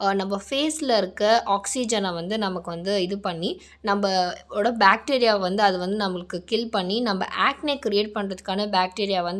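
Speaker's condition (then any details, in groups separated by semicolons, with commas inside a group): No condition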